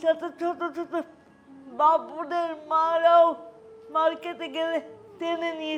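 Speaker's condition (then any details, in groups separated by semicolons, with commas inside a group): Cerebral palsy; hand held bent; wheelchair user, age 26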